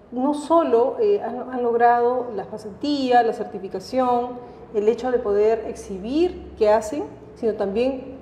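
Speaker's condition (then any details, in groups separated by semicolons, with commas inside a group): No condition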